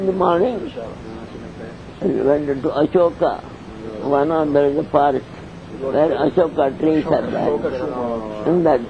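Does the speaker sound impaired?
Yes: deafness; cannot hear audience questions.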